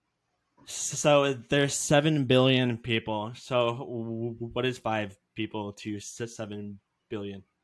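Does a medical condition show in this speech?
Yes: stuttering; varies day to day with bad talking days, called not a disability but annoying; massive pauses, little breaks in speech; here prolonged sounds.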